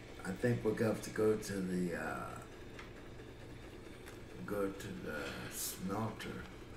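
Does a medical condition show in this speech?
Yes: cerebral palsy; affects muscle coordination.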